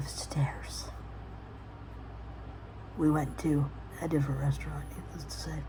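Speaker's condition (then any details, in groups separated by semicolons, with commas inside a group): Cerebral palsy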